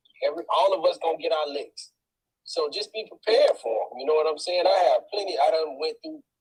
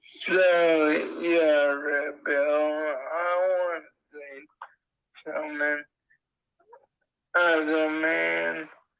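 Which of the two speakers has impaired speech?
The second: cerebral palsy.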